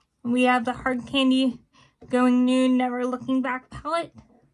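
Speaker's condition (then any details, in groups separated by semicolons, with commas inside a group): Cerebral palsy, spastic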